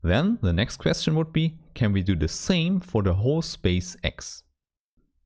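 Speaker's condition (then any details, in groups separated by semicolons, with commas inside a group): No condition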